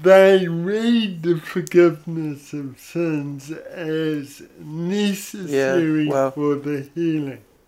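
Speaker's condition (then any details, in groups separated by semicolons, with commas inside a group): Cerebral palsy; odd sort of voice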